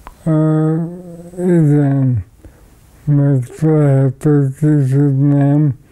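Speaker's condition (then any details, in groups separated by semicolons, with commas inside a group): ALS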